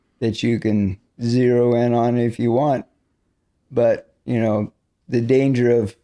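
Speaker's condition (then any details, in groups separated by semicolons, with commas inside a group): ALS; breathes unaided by day using accessory muscles, declining lung function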